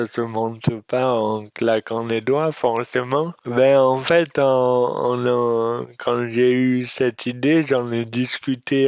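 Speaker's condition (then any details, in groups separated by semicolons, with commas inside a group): Dystonia; speech disorder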